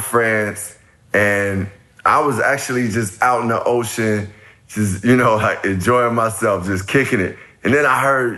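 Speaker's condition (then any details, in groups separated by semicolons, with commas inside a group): No condition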